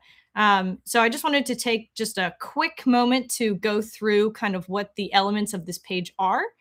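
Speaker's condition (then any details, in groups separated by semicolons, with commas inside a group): No condition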